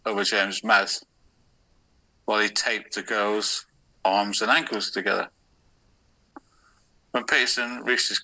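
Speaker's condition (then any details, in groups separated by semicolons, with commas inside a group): No condition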